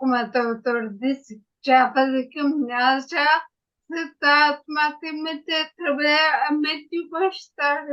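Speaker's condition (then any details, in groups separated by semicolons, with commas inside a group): Ataxia after brain injury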